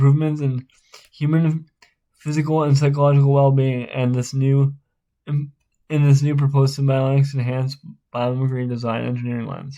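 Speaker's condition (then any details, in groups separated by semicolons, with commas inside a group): Spastic cerebral palsy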